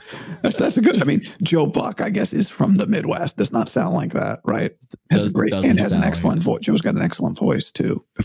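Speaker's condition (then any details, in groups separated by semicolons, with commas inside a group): Vocal cord surgery; vocal cord surgery by ear nose and throat surgeon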